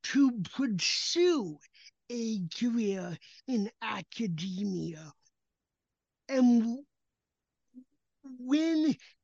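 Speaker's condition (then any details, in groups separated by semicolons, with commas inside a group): Cerebral palsy; speech impediment likened to a different accent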